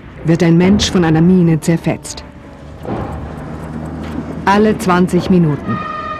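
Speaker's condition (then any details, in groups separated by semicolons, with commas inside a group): No condition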